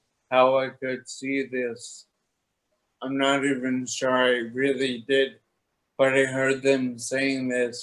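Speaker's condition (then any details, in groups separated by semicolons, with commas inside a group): Toxic leukoencephalopathy, locked-in syndrome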